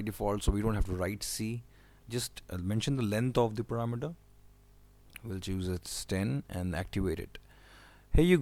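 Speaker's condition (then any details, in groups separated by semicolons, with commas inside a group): No condition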